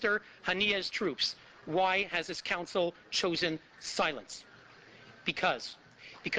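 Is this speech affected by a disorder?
No.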